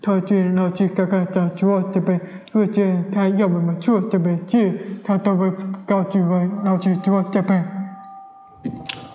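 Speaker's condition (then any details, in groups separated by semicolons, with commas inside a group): Hearing impairment; hears car horns and ambulance sirens with hearing aid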